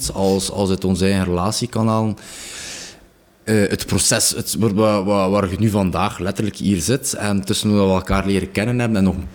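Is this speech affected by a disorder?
No.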